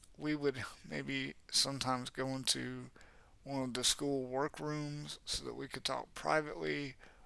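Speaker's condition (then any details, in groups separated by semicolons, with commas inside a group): Cerebral palsy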